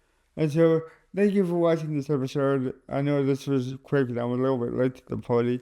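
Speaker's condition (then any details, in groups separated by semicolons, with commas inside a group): Cerebral palsy; lack of oxygen at birth; diagnosed in infancy, walked at age four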